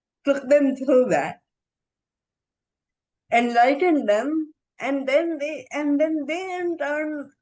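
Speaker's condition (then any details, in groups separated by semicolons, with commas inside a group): Encephalitis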